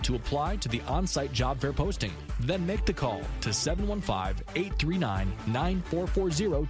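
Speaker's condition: No condition

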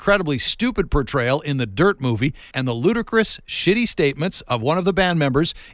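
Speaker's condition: No condition

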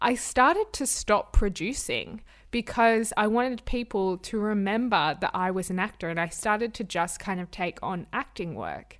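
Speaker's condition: No condition

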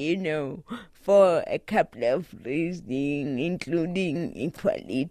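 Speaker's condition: Cerebral palsy; trained walking 10 km daily and hiking

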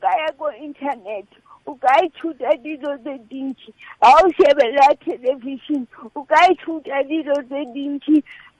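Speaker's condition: Cerebral palsy; since childhood

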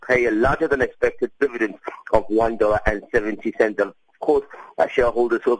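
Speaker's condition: No condition

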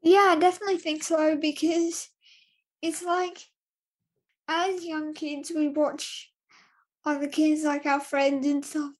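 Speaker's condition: Cerebral palsy, spastic dystonic quadriplegia

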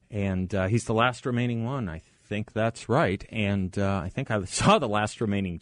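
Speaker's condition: No condition

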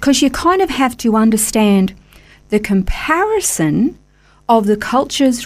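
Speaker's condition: No condition

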